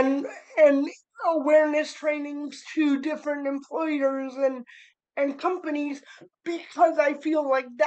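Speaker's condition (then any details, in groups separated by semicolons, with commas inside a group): Cerebral palsy; spastic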